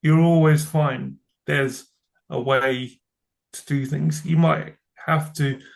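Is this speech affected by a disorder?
Yes: cerebral palsy; from birth.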